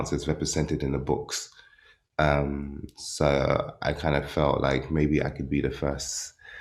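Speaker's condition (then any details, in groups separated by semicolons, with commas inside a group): No condition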